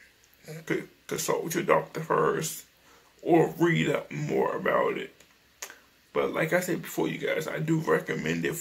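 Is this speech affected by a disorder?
Yes: cerebral palsy; speech is not the best.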